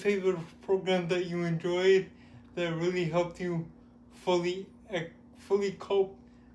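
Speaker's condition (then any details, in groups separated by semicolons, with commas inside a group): Cerebral palsy; with developmental delay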